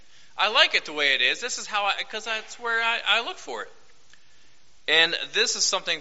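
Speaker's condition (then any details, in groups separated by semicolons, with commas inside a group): No condition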